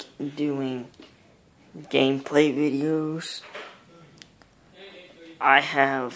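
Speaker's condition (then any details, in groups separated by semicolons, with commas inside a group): Cerebral palsy, mild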